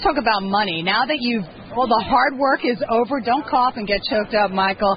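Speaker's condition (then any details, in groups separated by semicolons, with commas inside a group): No condition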